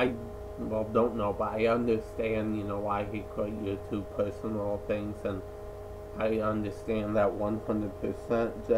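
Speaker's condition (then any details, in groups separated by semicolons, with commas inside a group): Cerebral palsy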